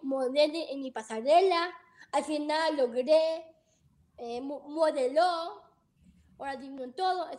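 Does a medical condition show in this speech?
Yes: Down syndrome; present from birth, heart surgery; about 21 years since birth, ongoing therapies.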